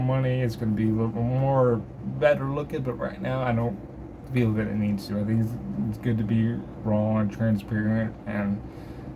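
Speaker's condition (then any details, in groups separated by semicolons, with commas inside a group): Cerebral palsy; from birth, affects motor skills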